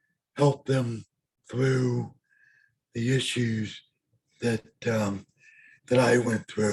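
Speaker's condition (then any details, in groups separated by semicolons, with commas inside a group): Cerebral palsy; affects motor coordination; needed speech and language therapy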